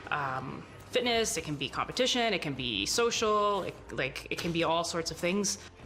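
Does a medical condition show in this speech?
No.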